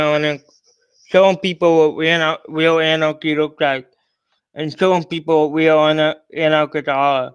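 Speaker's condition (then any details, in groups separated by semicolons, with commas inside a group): Cerebral palsy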